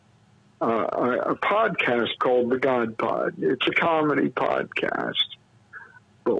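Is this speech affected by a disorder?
Yes: cerebral palsy; diagnosed at three days old, low birth weight, breathing problems at birth, month in incubator.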